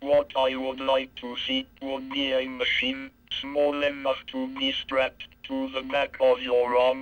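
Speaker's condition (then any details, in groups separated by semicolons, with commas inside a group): Cerebral palsy, speech-generating device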